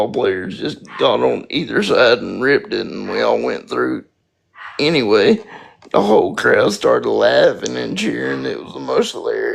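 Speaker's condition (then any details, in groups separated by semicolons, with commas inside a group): Spastic quadriplegic cerebral palsy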